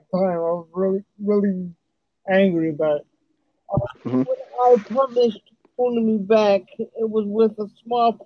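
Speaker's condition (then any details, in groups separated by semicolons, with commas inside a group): Cerebral palsy; slow speech, hard to use speech-to-text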